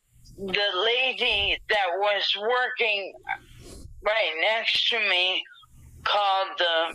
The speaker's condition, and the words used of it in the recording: Dysarthria. I do not have aphasia, which affects the memory.